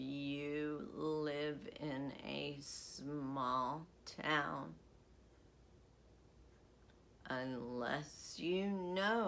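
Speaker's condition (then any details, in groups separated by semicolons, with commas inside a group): Essential tremor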